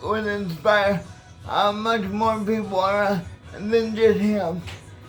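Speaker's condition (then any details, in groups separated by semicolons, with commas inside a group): Cerebral palsy, spastic, mild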